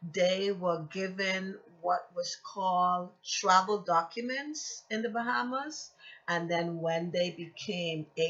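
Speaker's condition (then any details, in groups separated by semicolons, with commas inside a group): No condition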